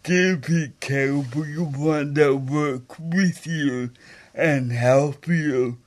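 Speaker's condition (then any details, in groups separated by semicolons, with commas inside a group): Stroke with aphasia; acquired brain injury from stroke, disability mostly in brain controlling muscles, balance issues, walks funny; about 10 years since stroke; talks funny, a bit of aphasia, thinking fine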